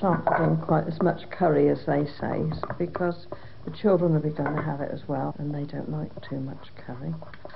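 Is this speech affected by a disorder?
No.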